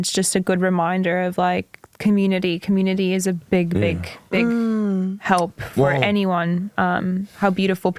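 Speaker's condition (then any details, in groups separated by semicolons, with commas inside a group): No condition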